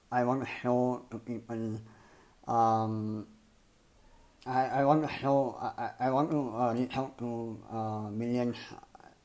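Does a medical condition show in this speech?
Yes: cleft palate and lip; developed a very different way of speaking.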